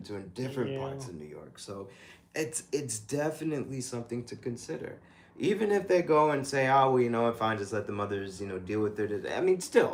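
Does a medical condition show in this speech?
No.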